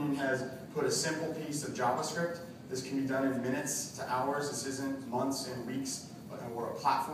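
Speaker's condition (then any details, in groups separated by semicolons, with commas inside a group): No condition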